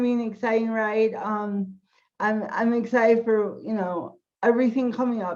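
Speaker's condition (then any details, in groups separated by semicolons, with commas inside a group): Cerebral palsy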